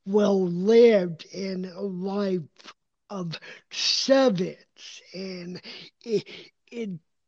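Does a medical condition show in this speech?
Yes: cerebral palsy; uses walker and wheelchair.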